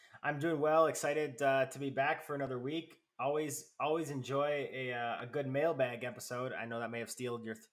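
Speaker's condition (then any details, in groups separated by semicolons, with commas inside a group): No condition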